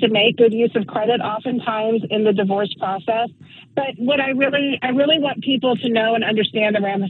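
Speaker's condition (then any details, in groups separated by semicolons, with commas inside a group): No condition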